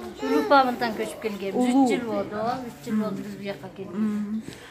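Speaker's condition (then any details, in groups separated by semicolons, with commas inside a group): No condition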